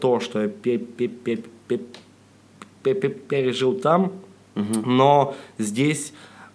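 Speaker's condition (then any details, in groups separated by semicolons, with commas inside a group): Stuttering, mild; persistent stutter, unable to get rid of it; stand-up comic, opens sets with jokes warning about stutter; slight stutter, sound and part-word repetitions, blocks, fillers, self-interruptions; repeated sounds, prolonged sounds, blocks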